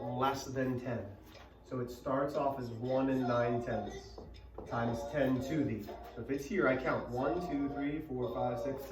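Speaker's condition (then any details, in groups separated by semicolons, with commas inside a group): No condition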